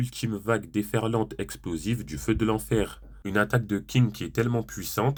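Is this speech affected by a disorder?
No.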